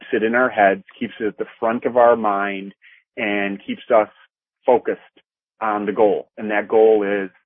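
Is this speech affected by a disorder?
No.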